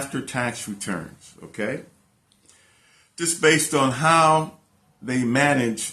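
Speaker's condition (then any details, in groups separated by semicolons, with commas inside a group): No condition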